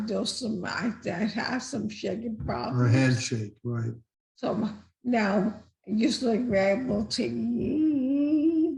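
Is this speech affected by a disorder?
Yes: multiple system atrophy; weakened speaking.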